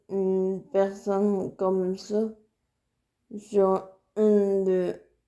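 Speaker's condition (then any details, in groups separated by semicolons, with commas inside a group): Cerebral palsy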